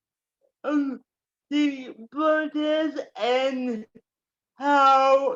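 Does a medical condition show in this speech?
Yes: cerebral palsy.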